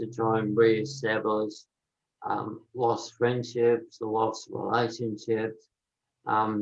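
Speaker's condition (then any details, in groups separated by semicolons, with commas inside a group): Motor neurone disease; about nine months since diagnosis, slow progression, still walking; voice change early symptom, voice worsening daily, learning text-to-speech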